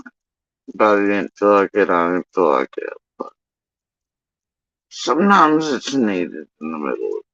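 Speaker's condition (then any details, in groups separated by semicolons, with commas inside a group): Facial paralysis after surgery; tongue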